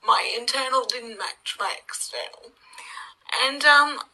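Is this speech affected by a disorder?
Yes: cerebral palsy; wheelchair user.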